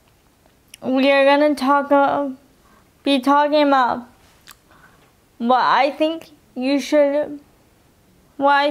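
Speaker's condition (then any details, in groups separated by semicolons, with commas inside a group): Cerebral palsy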